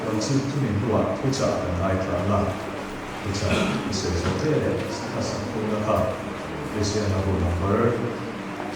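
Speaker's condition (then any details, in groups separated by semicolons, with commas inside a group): No condition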